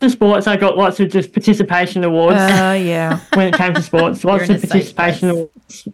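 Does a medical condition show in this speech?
Yes: bilateral cleft lip and palate; congenital bilateral, many operations from 3 months, hip bone graft to mouth, pharyngeal flap throat operation; young adult, speech therapy throughout life, still cannot say th sound well; childhood voice squeaky, very airy and nasal, th and sh sounds hard, much improved.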